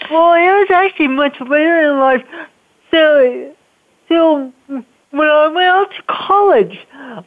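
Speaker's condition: Cerebral palsy; congenital, impacts movement and speech, part c speech therapy

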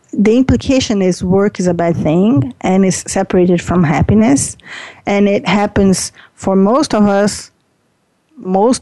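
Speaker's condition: No condition

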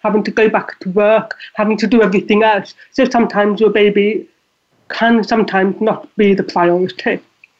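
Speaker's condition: Deafness; deafness audible in voice

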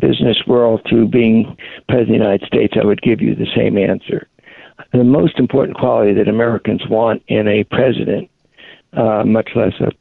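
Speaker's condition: No condition

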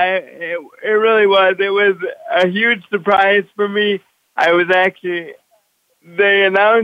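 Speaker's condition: Cerebral palsy; walks with walker

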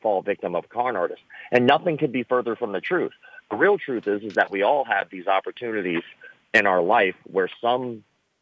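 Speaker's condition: Cleft lip and palate; born with cleft lip and palate

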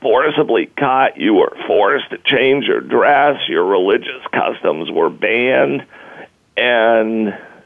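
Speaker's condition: Spasmodic dysphonia; sudden onset

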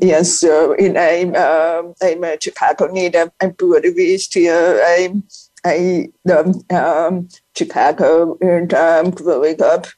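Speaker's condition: Profound deafness; profound deafness since childhood, 18 years of speech therapy, later learned sign language; learned to talk through speech therapy, unfamiliar speech pattern, sometimes not understood, must repeat herself

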